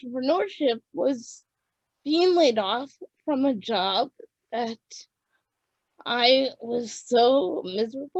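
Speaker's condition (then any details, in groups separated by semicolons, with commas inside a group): Cerebral palsy; birth oxygen deprivation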